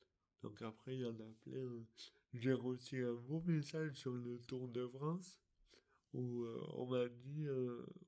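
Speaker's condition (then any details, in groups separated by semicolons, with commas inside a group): Dystonia; articulation difficulties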